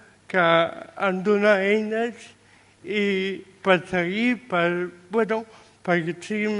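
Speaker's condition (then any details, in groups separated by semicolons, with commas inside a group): Cerebral palsy; physical form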